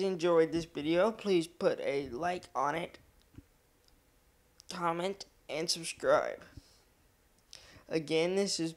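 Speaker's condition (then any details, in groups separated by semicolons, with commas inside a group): Cerebral palsy, mild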